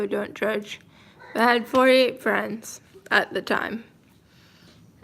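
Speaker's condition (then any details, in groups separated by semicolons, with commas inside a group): Cerebral palsy, mild; speech and motor skills affected, breathing tubes at birth; speech affected, throat tightens, needs deep breaths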